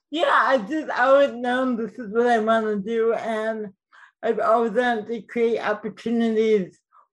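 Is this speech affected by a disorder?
Yes: cerebral palsy, mild; speech mildly affected.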